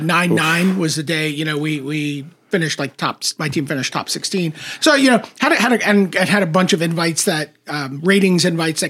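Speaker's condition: No condition

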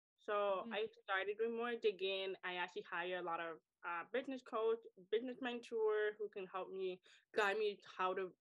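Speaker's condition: Deafness, acquired deafness, wears hearing aids; speaks orally

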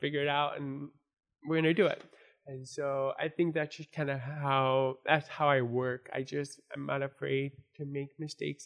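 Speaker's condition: Born deaf; congenital deafness from birth

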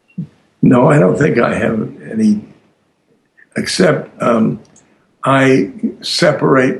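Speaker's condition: Aphasia after stroke; stroke causing aphasia

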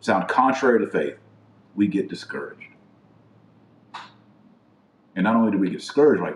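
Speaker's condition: No condition

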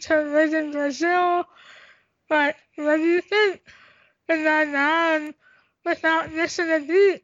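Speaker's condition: Tracheostomy, cystic hygroma of head and neck; breathing effortful when running

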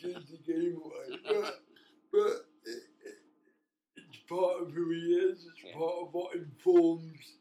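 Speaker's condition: Cerebral palsy

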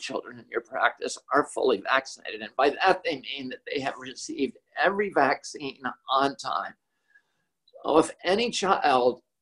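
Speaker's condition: Spasmodic dysphonia; not due to flu

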